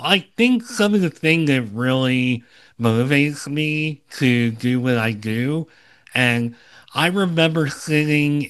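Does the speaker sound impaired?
Yes: cleft lip and palate, Opitz G/BBB syndrome.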